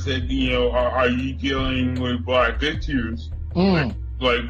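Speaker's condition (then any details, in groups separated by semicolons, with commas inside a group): Cerebral palsy; cerebral palsy from birth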